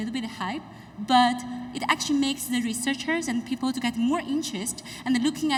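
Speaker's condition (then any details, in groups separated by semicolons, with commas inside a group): No condition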